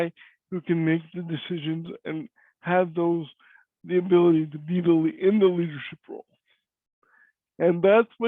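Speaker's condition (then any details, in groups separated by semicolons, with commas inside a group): Cerebral palsy; cannot walk; voice is different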